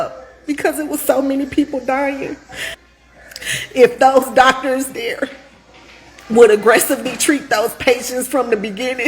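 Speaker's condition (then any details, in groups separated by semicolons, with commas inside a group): No condition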